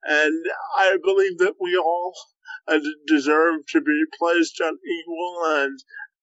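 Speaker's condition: Cerebral palsy, spastic quadriplegia; movement and dexterity

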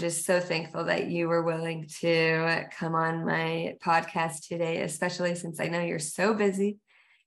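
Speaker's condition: No condition

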